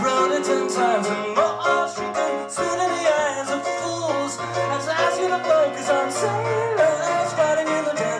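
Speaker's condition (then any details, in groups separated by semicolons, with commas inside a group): No condition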